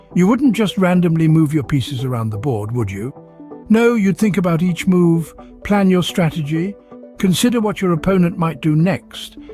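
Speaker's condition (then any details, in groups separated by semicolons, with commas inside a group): No condition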